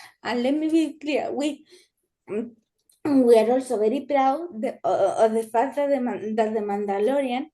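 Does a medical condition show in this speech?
Yes: cerebral palsy; limits current activity.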